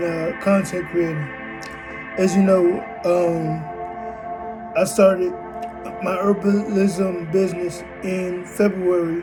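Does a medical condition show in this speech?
Yes: cerebral palsy, spastic diplegia.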